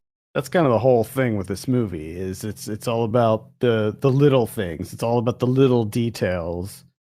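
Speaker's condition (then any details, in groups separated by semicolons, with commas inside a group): No condition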